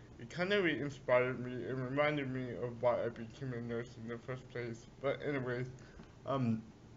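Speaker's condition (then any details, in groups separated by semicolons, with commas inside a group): Cerebral palsy; speech may be hard to understand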